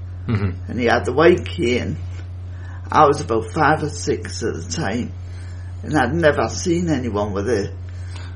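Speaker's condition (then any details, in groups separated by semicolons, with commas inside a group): Cerebral palsy; wheelchair user since childhood, first wheelchair fundraised, needed specialist wheelchair type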